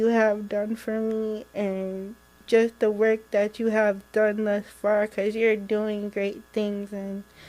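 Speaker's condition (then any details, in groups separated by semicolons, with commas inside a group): Cerebral palsy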